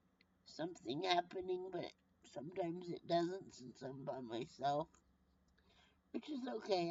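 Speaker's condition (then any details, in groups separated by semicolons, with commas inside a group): Brain injury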